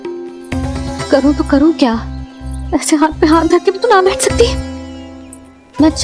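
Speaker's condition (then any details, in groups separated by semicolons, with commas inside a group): No condition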